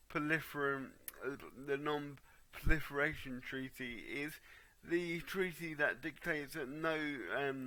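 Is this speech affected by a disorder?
Yes: cerebral palsy.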